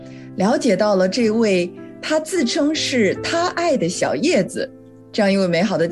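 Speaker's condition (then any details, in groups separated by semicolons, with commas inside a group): No condition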